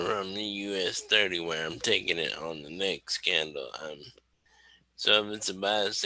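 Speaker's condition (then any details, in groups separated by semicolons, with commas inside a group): Cerebral palsy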